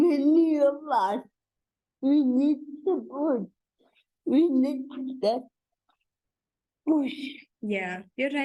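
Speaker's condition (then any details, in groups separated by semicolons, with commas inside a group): Cerebral palsy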